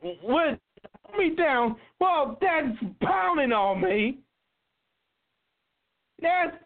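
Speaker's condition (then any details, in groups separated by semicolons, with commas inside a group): Cerebral palsy; cannot be hidden when acting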